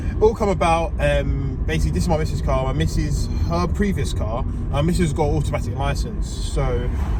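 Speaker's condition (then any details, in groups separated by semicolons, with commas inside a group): No condition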